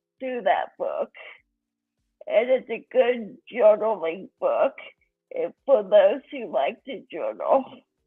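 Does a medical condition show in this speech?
Yes: cerebral palsy.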